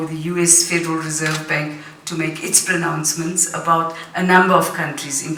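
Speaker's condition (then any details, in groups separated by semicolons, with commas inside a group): No condition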